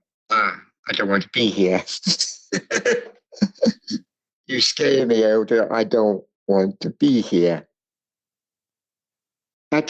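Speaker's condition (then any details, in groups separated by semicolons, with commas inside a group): Cerebral palsy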